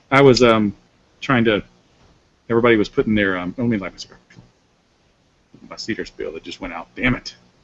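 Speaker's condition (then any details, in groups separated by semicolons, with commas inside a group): No condition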